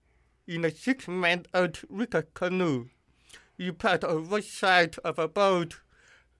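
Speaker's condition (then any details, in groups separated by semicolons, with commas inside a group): Deafness; cannot follow distant speakers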